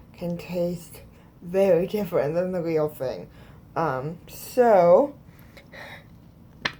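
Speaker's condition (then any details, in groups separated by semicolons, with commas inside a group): Cerebral palsy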